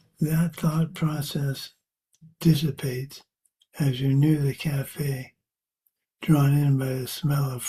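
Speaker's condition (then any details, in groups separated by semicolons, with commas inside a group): Parkinson's; age 73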